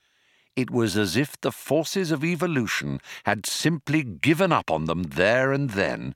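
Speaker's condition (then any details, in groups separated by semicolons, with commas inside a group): No condition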